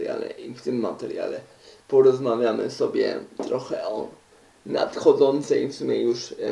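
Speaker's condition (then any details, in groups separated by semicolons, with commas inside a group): Cerebral palsy; uses wheelchair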